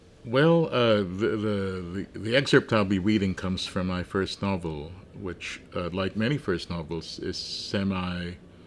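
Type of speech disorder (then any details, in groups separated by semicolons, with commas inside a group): None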